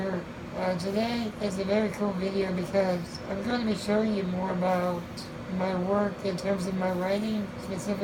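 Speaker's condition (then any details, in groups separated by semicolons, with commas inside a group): Spinal muscular atrophy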